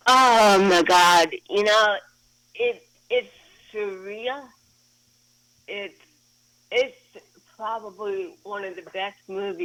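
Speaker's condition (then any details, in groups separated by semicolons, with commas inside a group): Cerebral palsy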